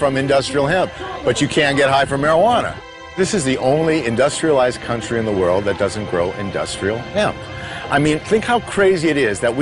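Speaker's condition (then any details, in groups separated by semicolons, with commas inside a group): No condition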